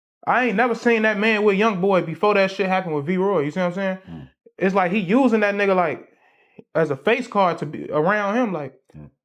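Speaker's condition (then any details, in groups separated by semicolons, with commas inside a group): No condition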